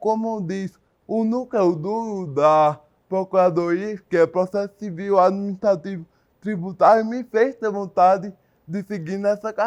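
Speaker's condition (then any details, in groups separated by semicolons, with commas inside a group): Cerebral palsy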